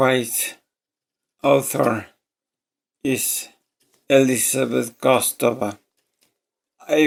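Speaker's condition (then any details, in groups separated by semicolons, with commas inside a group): ALS; voice severely damaged, hard to understand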